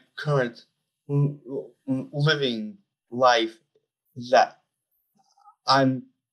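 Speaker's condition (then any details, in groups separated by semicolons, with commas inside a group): Down syndrome; runs public speaking business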